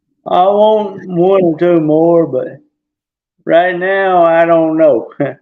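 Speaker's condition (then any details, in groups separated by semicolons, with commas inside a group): Traumatic brain injury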